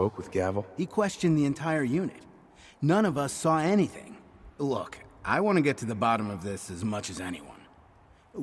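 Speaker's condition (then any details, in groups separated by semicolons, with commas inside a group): No condition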